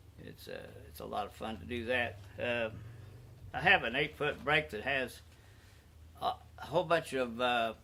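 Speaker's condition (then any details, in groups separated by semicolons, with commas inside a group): No condition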